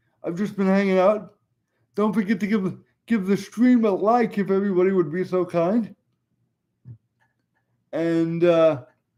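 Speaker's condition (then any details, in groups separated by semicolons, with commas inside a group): Cerebral palsy; voice tone sometimes odd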